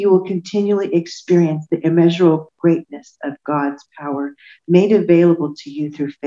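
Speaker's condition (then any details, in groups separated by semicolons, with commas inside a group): No condition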